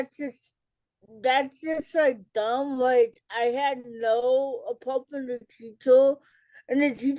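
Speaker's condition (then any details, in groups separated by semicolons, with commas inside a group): Cerebral palsy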